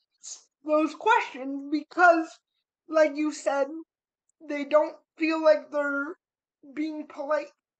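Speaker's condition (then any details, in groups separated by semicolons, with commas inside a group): Cerebral palsy; spastic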